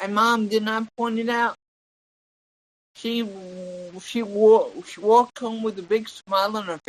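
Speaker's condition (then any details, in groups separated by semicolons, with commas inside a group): Cerebral palsy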